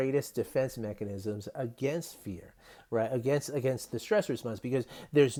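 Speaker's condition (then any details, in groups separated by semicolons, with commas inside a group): No condition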